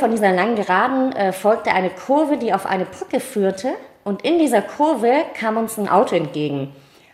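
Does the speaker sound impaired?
Yes: cleft palate, mild.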